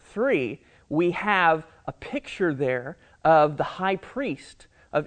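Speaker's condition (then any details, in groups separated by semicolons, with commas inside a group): No condition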